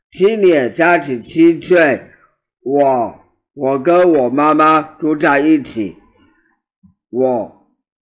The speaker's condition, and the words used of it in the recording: Down syndrome. 所以唐氏症的小孩子基本来讲，他们的动作会缓慢啊，然后他的语言方面的这个口齿来讲，会比较会啊，比较不太清楚，啊，就会比较会那个。